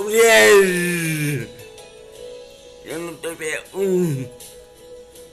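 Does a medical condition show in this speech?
Yes: cerebral palsy; speech affected by condition.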